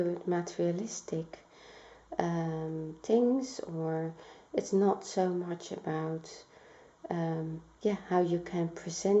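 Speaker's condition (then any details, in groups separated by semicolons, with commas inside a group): No condition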